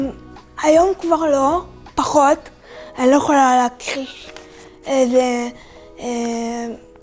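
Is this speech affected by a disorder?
Yes: cerebral palsy.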